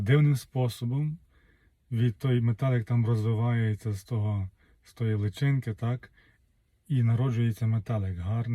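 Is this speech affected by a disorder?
No.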